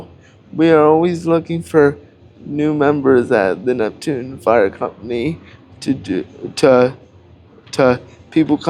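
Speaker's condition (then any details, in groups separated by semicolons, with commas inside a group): Cerebral palsy; cannot walk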